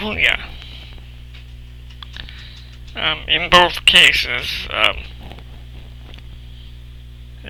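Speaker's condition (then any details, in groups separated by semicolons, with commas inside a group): Cerebral palsy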